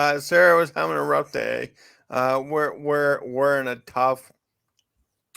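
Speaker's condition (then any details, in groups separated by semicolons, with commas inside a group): Cerebral palsy; from birth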